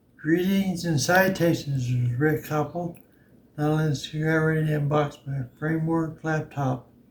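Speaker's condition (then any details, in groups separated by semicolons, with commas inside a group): Parkinson's disease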